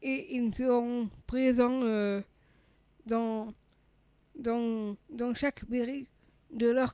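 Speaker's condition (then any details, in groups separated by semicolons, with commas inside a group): Down syndrome (trisomy 21); age 39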